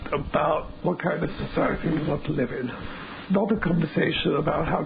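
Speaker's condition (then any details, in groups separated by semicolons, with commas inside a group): Motor neuron disease; progressive, eventually fatal, wheelchair-bound, completely immobile, body capacities steadily shrinking; 18 months since onset, lying on bed, breathing via air contraption; speaks through air breathing contraption, voice only remaining usable function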